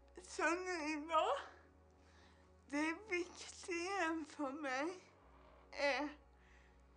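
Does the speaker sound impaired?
Yes: cerebral palsy; onset at birth, umbilical cord around neck, oxygen deprivation, brain damage.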